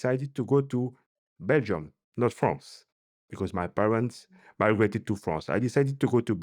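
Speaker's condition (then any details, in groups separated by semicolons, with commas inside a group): No condition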